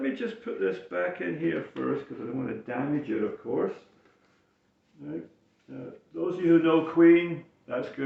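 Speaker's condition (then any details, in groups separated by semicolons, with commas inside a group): No condition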